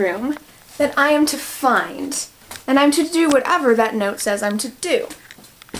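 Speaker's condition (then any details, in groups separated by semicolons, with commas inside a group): No condition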